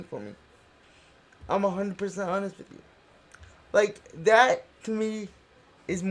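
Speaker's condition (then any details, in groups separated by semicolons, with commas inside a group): Cerebral palsy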